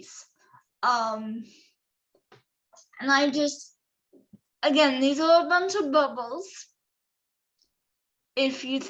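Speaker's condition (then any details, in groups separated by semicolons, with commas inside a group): Cerebral palsy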